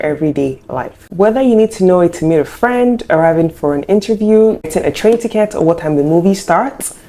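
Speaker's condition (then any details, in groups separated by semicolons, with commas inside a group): No condition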